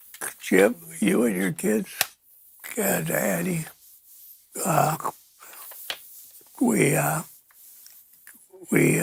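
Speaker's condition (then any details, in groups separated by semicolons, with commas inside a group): ALS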